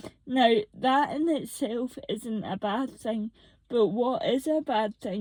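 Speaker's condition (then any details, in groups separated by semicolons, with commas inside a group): Cerebral palsy, mixed, moderate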